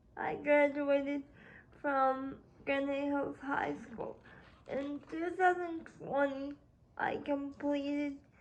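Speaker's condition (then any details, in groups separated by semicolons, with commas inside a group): Cerebral palsy; spastic quadriplegia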